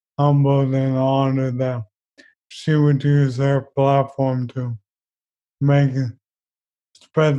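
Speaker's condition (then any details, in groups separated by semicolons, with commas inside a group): ALS; young onset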